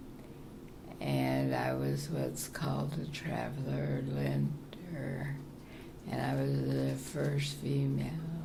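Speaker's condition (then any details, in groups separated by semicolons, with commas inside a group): Parkinson's; very soft, low voice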